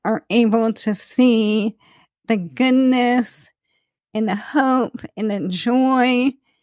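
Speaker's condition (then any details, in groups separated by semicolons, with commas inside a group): ALS; slow progressing form; speech slightly slurred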